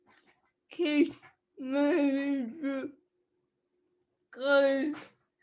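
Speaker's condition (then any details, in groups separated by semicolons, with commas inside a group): Cerebral palsy; since childhood, uses wheelchair, affects mobility; speech affected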